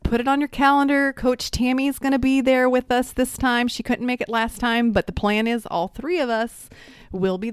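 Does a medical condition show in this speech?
No.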